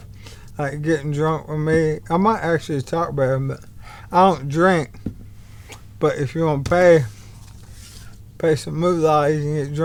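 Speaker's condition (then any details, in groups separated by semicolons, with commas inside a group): ALS; bulbar-upper onset, tongue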